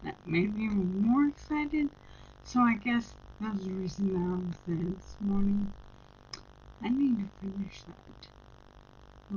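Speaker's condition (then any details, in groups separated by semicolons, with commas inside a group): Brain injury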